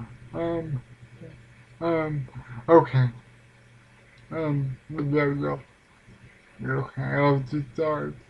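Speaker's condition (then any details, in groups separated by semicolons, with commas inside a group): Cerebral palsy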